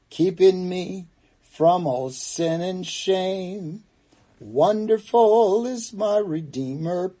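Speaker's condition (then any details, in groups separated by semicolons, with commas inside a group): No condition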